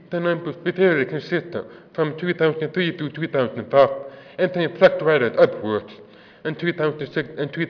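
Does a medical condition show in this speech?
Yes: deafness; deaf accent, offers to repeat if not understood.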